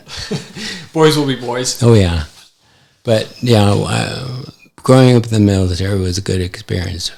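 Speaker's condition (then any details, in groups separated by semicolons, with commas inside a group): ALS; affects hand function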